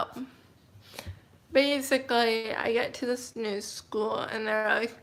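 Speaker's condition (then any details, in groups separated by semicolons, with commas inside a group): Cerebral palsy, mild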